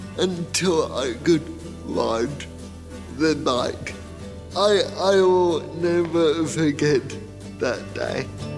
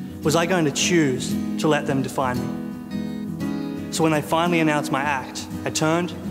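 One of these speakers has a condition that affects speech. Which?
The first: cerebral palsy.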